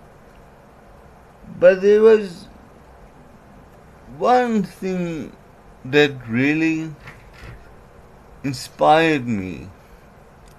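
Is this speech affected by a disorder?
Yes: cerebral palsy; writing difficult.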